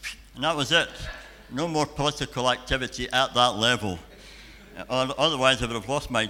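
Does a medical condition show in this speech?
Yes: cleft palate and cleft lip.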